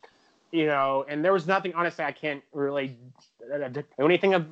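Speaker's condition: Stuttering; chronic developmental stuttering, onset about age 3 to 3.5 per parents, not outgrown, persisted into adulthood; prolonged sounds, blocks

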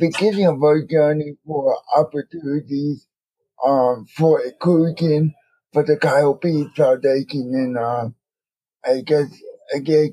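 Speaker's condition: Cerebral palsy, spastic quadriplegia

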